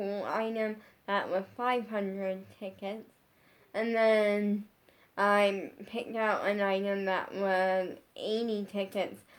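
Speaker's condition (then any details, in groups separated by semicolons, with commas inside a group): Brain injury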